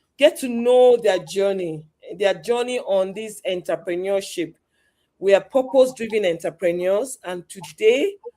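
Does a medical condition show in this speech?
No.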